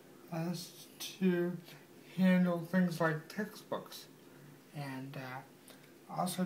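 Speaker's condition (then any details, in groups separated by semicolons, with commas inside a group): Cerebral palsy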